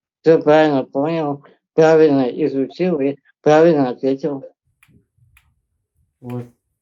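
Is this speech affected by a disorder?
Yes: spinal muscular atrophy; progressive motor neuron loss, progressive loss of movement; on costly medication.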